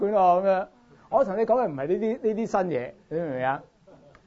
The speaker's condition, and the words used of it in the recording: None; typical speech.